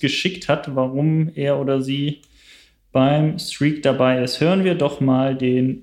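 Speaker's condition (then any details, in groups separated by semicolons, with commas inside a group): No condition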